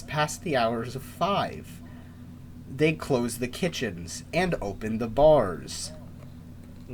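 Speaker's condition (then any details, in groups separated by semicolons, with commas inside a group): No condition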